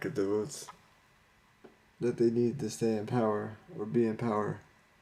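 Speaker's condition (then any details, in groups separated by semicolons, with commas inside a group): Cerebral palsy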